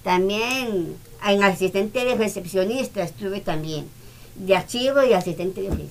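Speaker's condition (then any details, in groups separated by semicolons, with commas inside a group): Down syndrome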